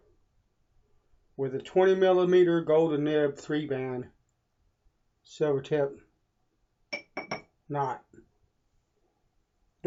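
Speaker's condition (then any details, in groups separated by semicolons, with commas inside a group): No condition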